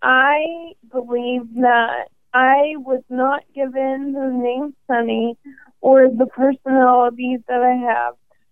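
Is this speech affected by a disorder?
Yes: ALS; 5.5 years since diagnosis, considering walking device, sees speech and respiratory therapists, must catch breath.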